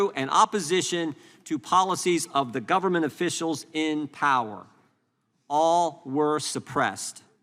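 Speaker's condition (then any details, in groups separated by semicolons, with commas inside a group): No condition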